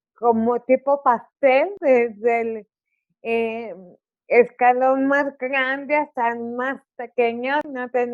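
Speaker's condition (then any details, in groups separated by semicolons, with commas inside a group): Cerebral palsy; articulation affected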